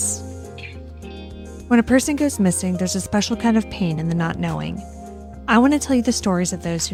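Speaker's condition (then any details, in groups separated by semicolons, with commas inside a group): No condition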